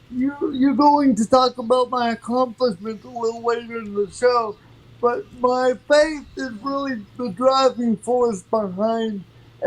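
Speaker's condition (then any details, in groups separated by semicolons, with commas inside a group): Cerebral palsy; from birth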